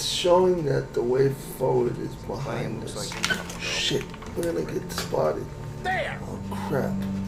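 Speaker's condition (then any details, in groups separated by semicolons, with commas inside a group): Cerebral palsy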